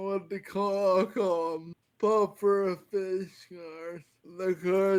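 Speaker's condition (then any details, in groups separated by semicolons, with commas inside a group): Friedreich's ataxia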